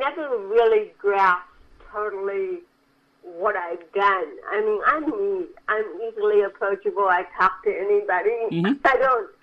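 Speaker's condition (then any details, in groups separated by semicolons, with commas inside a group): Cerebral palsy; from birth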